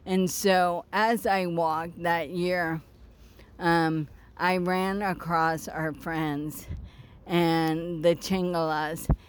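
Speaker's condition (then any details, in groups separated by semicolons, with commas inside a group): ALS; ALS diagnosed about six years ago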